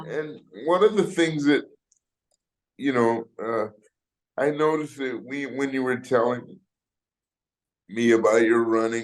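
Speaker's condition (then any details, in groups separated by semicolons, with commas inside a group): Cerebral palsy; wheelchair user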